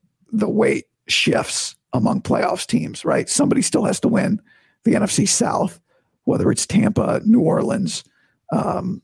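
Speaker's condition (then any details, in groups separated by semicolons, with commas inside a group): Vocal cord surgery recovery; not yet back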